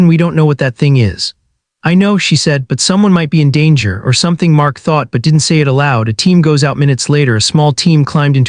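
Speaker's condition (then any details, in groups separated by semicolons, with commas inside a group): No condition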